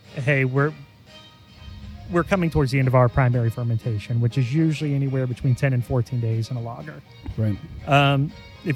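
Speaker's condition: No condition

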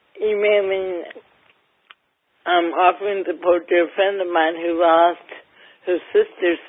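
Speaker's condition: Cerebral palsy, mild; mildly affects speech

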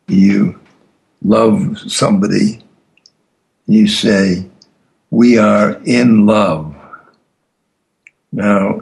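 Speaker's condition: Aphasia after stroke; hard to weave complex stories

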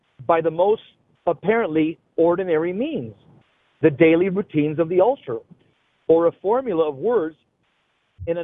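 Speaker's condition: No condition

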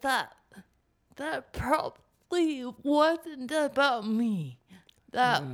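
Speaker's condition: Cerebral palsy; wiggles a lot, falls at times

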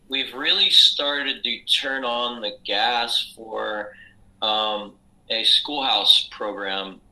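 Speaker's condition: No condition

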